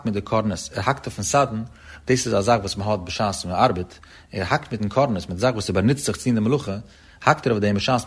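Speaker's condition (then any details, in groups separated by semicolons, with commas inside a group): No condition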